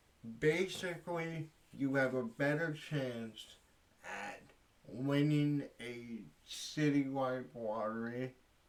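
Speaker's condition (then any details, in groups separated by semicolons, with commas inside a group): Cerebral palsy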